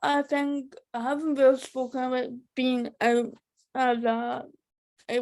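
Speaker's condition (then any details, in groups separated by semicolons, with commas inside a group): Cerebral palsy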